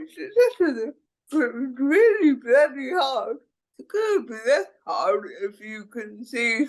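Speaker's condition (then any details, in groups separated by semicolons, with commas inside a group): Cerebral palsy; speech impediment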